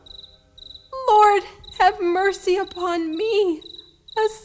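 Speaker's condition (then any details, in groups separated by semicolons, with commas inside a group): No condition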